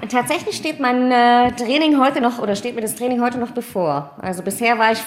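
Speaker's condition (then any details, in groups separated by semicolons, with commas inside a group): Cleft palate, mild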